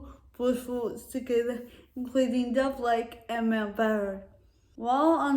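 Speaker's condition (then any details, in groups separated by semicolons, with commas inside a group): Cerebral palsy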